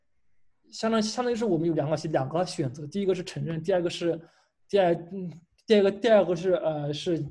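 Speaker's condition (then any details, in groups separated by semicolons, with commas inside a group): Stuttering; stuttering since early primary school, blocks when called on, fluent in choral reading, childhood ENT visit unhelpful; controls stuttering with speech techniques from speech clinic therapy, including practice presentations to therapists; controls speaking speed with techniques, slow relaxed pace, techniques make stuttering noticeable to listeners; repeated sounds, repeated words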